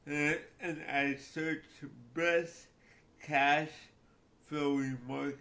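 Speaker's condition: Cerebral palsy; cerebral palsy since childhood

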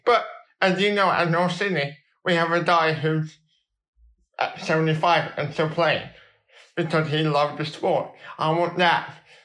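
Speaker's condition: Cerebral palsy; balance and movement helped by football since age four

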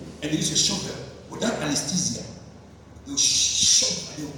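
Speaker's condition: No condition

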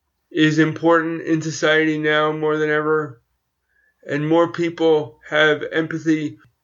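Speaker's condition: Cerebral palsy; since childhood, ongoing muscle control difficulties, physical therapy; muscle control issues, sudden spasms

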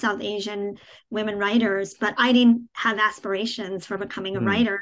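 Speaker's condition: Cleft palate; not visible

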